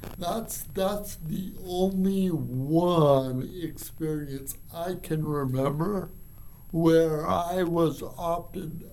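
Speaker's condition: Cerebral palsy; from birth

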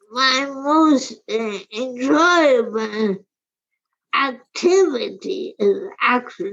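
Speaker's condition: Primary lateral sclerosis; slurred speech, swallowing difficulty at first exam by Dr. Levitz, Lehigh Neurology, speech later forced quitting

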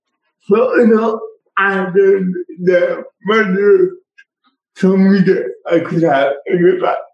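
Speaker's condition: Cerebral palsy; uses a chair, team of assistants for disability, home office; speech impediment, called the speaker who can't speak

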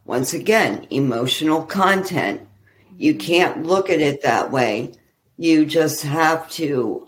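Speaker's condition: ALS; small symptoms traced back easily 10 years or more

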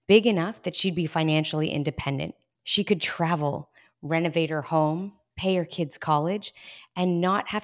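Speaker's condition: No condition

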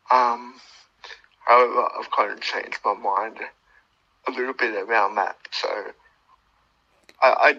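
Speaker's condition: Cerebral palsy; born two months premature

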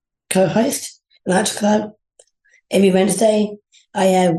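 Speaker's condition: Down syndrome

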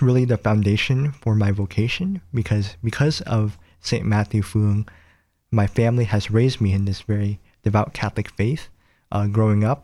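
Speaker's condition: Cleft palate; congenital cleft palate involving mouth, nose and lip, many surgeries and medical care in childhood; able to speak after surgical treatment

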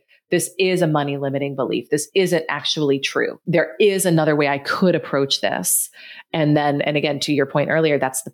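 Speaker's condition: No condition

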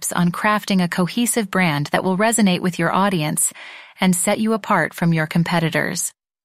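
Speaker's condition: No condition

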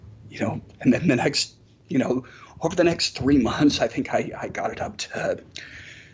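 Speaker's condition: Spasmodic dysphonia; vocal cords break open when speaking, breathy on certain syllables, can still communicate and be heard

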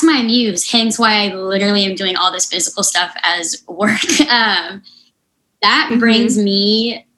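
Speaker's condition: Unilateral cleft lip and palate, severe; speech therapy after stroke at 18, relearned spelling and putting words together

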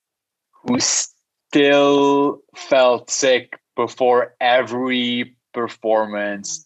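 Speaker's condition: Stutter; stutter since childhood, stutters in six languages: English, French, Spanish, Arabic, Portuguese, Armenian; audible stutter during interview; no stuttering when singing, avoided speaking for years out of fear, later joined Toastmasters and debating club; prolonged sounds, blocks

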